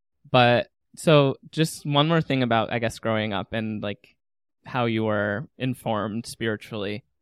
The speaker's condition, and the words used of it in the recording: No condition.